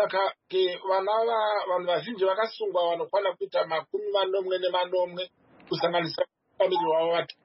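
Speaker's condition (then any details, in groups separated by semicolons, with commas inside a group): No condition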